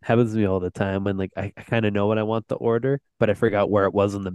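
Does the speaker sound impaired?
No.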